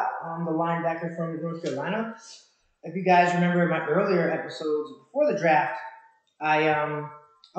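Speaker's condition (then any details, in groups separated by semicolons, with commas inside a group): No condition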